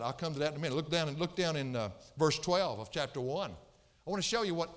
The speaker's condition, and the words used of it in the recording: None; typical speech.